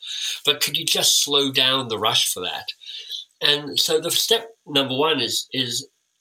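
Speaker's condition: Cleft lip and palate; orthodontic treatment

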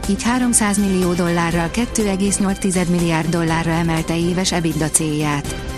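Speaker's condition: No condition

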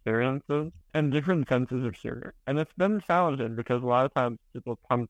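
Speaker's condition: Spinal muscular atrophy

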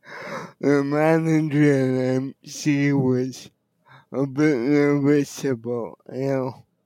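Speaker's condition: Cerebral palsy; wheelchair user

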